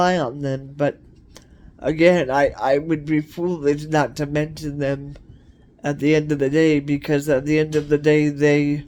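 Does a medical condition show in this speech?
Yes: cerebral palsy; cerebral palsy, wheelchair.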